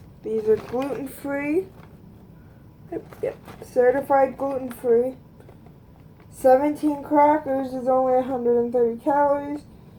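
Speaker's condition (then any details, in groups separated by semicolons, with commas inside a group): Cerebral palsy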